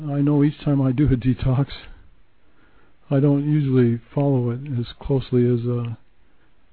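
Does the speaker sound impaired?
Yes: Parkinson's disease; onset with minor arm tremor, progressed to barely moving before starting medication.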